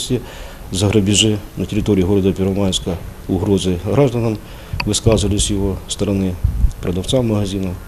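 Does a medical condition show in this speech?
No.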